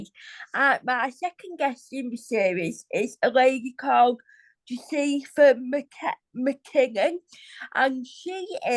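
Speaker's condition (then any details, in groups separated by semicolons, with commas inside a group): Cerebral palsy; wheelchair user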